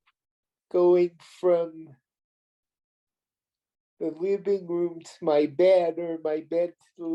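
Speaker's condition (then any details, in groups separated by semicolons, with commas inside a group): Cerebral palsy; premature birth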